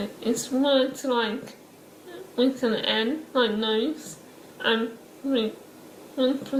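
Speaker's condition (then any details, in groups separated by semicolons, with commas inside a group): Myasthenia gravis; facial muscles and tongue affected, eye symptoms; symptoms at worst, recovers after brief rest; tongue weakness affects pronunciation, worsens with talking, nasal, swallowing, breathing affected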